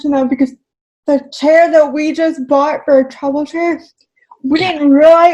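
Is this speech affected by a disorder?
Yes: cerebral palsy.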